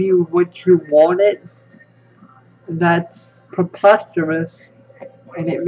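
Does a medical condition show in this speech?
Yes: spastic cerebral palsy.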